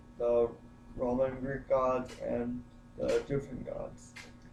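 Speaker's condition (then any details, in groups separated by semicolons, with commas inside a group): Spastic quadriplegic cerebral palsy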